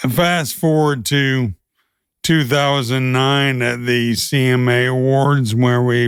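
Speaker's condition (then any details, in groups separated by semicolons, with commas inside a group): ALS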